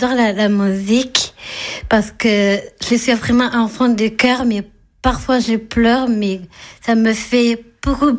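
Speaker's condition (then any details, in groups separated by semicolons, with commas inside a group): Down syndrome; age 28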